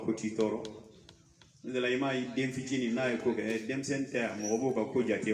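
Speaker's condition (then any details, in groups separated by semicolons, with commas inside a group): No condition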